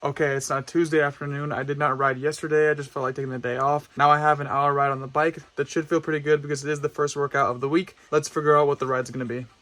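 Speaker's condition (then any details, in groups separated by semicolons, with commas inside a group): No condition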